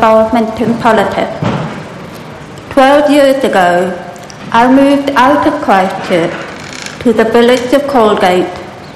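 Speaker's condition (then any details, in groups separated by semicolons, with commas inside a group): Profound deafness; profound deafness since early childhood, found at 2.5 years by kindergarten teachers, large hearing aids in body harness; New Zealand Sign Language interpreters in gallery during speech; without speech at 2.5 years, mother taught basic speech before school, Mary Hare School for deaf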